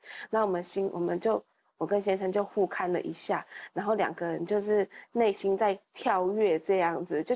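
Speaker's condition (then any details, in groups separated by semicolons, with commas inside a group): No condition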